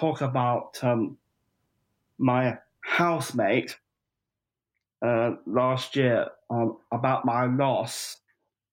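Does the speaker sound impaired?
Yes: Down syndrome; 45 years old.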